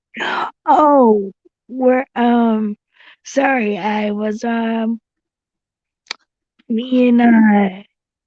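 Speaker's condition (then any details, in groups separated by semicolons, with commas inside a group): Cerebral palsy; tracheotomy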